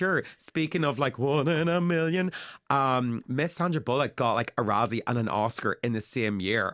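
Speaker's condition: No condition

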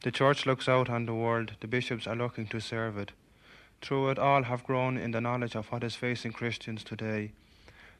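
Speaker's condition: No condition

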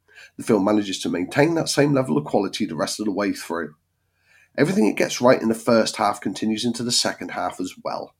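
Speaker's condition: No condition

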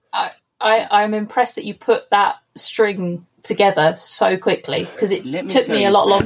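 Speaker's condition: No condition

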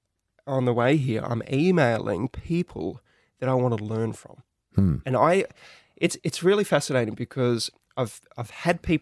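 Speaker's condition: No condition

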